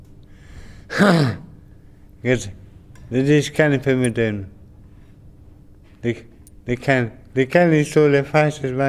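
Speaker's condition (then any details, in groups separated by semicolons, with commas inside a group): Brain injury; spasticity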